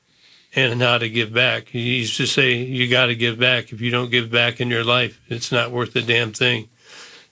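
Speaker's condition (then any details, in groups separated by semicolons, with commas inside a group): Parkinson's disease; drooling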